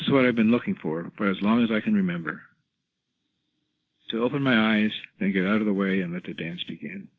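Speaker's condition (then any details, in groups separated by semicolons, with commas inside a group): Parkinson's disease, rigidity-predominant, no tremor; diagnosed by neurologist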